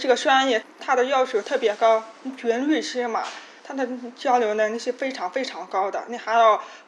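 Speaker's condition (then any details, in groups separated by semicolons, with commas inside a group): Hearing impairment; daily word drills with parents speaking from behind, hundreds of repetitions, communication once judged poor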